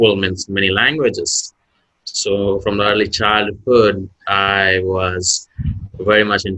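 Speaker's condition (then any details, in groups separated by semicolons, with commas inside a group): No condition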